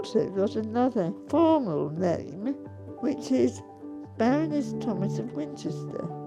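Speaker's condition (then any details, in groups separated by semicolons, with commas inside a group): Pompe disease, late onset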